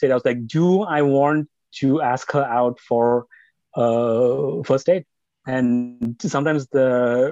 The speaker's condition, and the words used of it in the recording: Stuttering. I sometimes pause. Sometimes the words do not come out when I want them to.